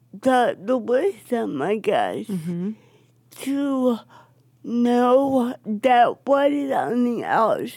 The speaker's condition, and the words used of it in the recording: Cerebral palsy. So the parts that were, you know, oxygen deprived, mm-hmm. are the parts that, you know, my speech, my movements, my balance.